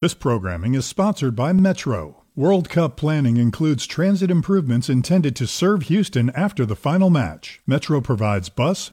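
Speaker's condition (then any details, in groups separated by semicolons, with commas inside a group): No condition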